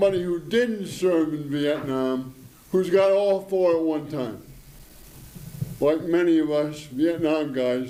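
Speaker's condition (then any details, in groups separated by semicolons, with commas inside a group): Parkinson's disease; attributed to Agent Orange exposure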